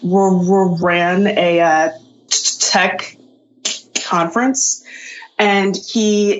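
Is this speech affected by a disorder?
Yes: stuttering; stuttering since around age 3, lifelong; avoided talking to avoid stuttering, avoided saying own name around 24-25, later took up public speaking; here repeated sounds.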